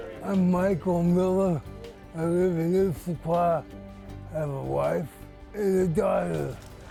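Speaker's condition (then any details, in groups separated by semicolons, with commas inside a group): Cerebral palsy; worsening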